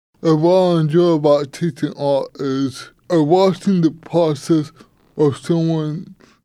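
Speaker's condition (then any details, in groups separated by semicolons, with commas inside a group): Cerebral palsy; congenital, tight muscles, affects walking and hands, takes medication, physical therapy for hands; medication taken this morning; affects speaking, would be very hard to understand without medication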